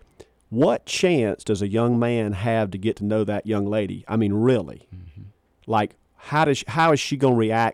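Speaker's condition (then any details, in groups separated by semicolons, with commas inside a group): No condition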